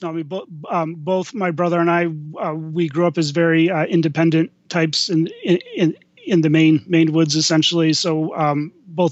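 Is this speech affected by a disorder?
Yes: stuttering; lifelong stutter; may freeze up mid-speech, then gets back on a roll; here repeated sounds, repeated words, prolonged sounds.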